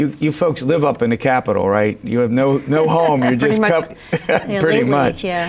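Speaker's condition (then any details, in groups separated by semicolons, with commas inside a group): No condition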